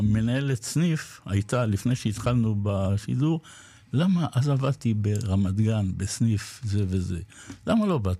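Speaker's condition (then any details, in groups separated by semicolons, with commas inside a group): Parkinson's disease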